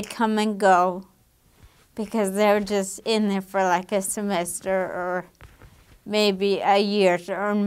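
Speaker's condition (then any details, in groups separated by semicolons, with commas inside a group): Damaged diaphragm; breathing problems strongly affect speech, worse without exercise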